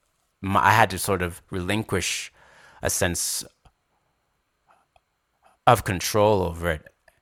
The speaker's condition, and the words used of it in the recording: Stuttering. Biden often stutters more like me, that he'll just stop speaking.